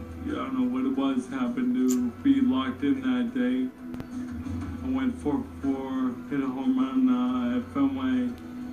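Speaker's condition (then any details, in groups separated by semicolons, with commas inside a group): ALS; speaks via computer, feeding tube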